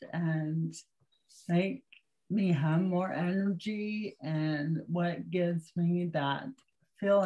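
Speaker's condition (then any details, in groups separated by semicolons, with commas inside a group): Cerebral palsy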